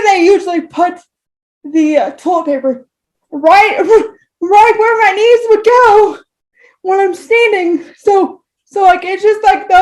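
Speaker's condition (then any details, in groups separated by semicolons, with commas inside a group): Cerebral palsy; wheelchair user about 27 of 30 years, power wheelchair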